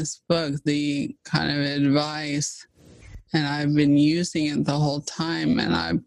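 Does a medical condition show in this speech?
Yes: ALS (Lou Gehrig's disease).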